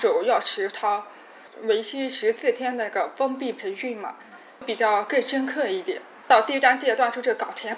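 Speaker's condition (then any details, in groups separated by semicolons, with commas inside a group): Hearing impairment; hearing loss acquired in childhood from an accident, completed rehabilitation training; daily word drills with parents speaking from behind, hundreds of repetitions, communication once judged poor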